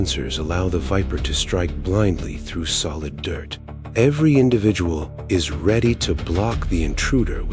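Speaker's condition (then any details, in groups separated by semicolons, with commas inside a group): No condition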